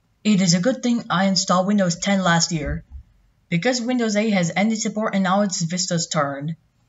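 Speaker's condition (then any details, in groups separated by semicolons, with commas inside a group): No condition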